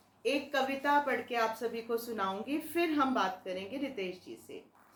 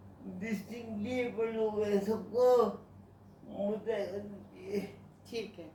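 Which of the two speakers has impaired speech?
The second: cerebral palsy; from birth, spasticity, muscle tightness.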